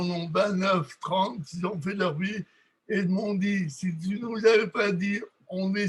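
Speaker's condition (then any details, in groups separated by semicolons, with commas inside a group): Cerebral palsy; from birth, lack of oxygen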